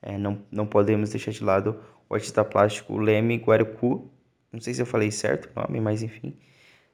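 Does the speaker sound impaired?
No.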